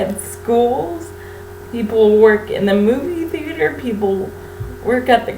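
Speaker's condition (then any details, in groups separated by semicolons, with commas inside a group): Cerebral palsy; wheelchair user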